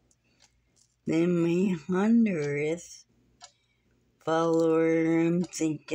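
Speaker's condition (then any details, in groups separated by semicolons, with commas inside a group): Muscular dystrophy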